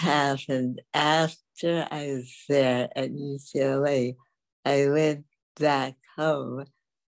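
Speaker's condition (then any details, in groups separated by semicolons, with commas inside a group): Dystonia; affects walking and speech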